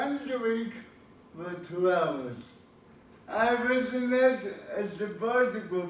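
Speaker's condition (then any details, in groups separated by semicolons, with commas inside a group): Cerebral palsy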